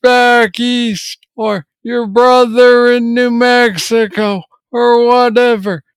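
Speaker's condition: Parkinson's disease; clear on good days

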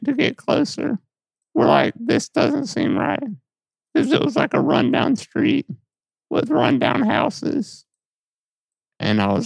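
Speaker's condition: Muscular dystrophy; sees physical therapist

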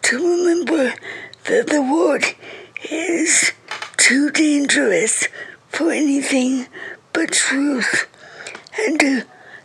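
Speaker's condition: Cerebral palsy; speech affected, reading very slow

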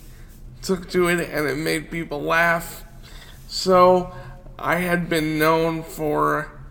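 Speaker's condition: Cerebral palsy; wheelchair user

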